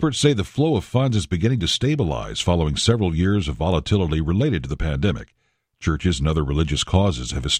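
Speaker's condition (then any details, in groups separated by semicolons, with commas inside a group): No condition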